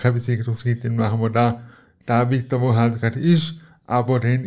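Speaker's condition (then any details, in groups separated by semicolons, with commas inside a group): Cerebral palsy; wheelchair user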